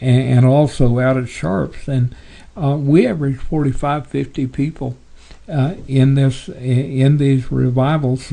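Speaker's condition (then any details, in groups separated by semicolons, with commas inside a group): Parkinson's; tremors as early symptom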